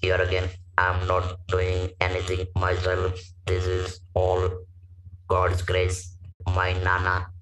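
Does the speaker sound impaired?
Yes: laryngectomy for vocal cord cancer, stage 4 vocal cord cancer; speaks with electrolarynx; 25-26 years post cancer, breathes only through neck stoma, self-taught electrolarynx held under chin.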